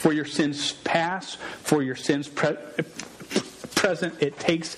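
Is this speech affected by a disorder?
Yes: stutter; probably present in childhood; sometimes unable to say own name in public; here repeated sounds, blocks.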